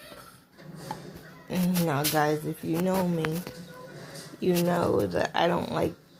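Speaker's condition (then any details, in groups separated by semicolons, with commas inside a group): Cerebral palsy; sounds out of breath after therapy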